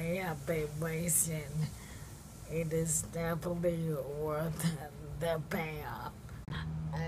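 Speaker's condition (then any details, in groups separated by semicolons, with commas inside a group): ALS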